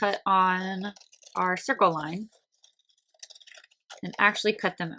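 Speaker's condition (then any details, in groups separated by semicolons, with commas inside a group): No condition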